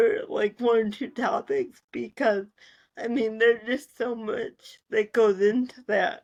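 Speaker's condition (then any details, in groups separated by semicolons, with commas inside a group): Cerebral palsy; spasticity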